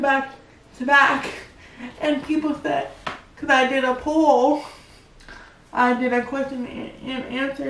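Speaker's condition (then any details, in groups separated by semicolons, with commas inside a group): Cerebral palsy; able to talk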